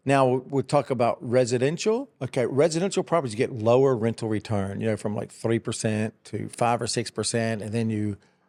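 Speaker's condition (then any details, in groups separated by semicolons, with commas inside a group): No condition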